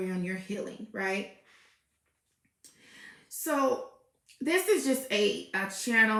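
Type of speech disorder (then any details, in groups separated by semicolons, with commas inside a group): None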